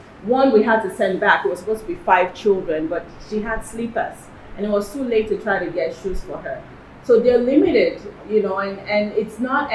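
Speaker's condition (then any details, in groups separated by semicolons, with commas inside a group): No condition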